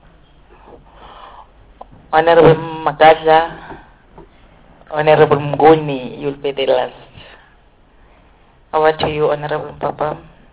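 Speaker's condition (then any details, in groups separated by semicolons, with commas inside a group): No condition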